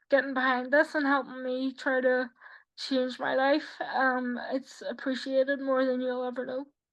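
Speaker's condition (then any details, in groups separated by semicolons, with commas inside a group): Quadriplegic cerebral palsy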